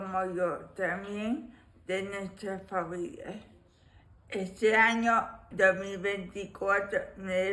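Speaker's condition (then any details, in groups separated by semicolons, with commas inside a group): Brain injury from traffic accident; some years ago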